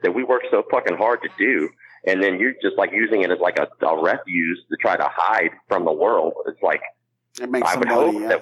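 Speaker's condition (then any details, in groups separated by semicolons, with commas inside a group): Cleft palate; congenital cleft palate, mouth, ear, nose and throat structure differ from most people, cannot blow up balloon; ear pressure not relieved, cannot clear ear, ear hurts in wrestling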